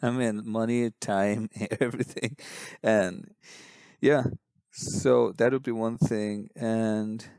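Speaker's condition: No condition

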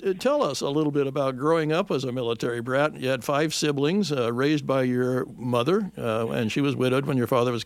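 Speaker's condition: No condition

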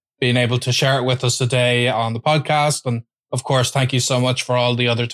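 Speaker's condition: No condition

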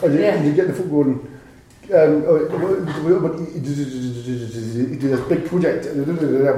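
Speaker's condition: Stammer; speech assessed by recorded audio tape, refused television and radio course over it; repeats words and phrases, frequent fillers uh and um; prolonged sounds, blocks

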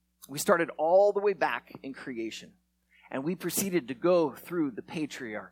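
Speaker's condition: No condition

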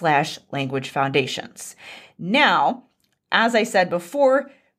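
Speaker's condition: No condition

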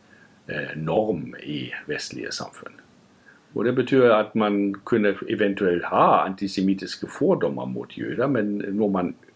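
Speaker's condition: No condition

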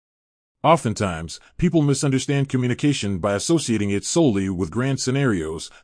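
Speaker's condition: No condition

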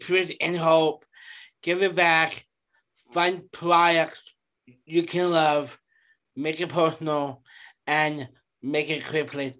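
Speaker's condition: Down syndrome; extra third 21st chromosome, young man

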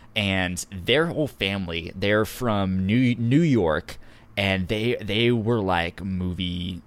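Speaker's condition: Stuttering; described as speech impediment; stutters when talking, stutter sometimes mistaken for shivering from cold; repeated sounds, repeated words, prolonged sounds

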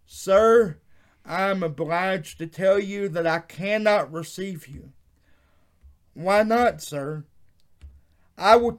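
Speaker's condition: Cerebral palsy; wheelchair user

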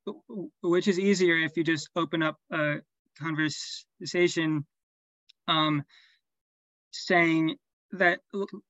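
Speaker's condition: Stuttering; developmental stuttering, onset at age 7 just before first grade, extended family history; age 24, about 17 years since onset, no longer afraid of stuttering; still stutters, grew more prominent in childhood, formerly avoided speaking, past fluency-technique therapy with breathing, later acceptance therapy with Josh, tried psychiatrist-prescribed stuttering medication; prolonged sounds

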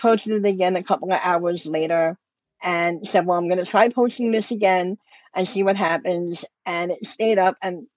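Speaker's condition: Cleft lip and palate; speech affected, workplace discrimination over how speaks

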